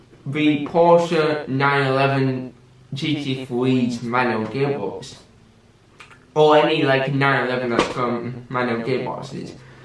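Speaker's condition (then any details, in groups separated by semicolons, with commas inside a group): Cerebral palsy with stammer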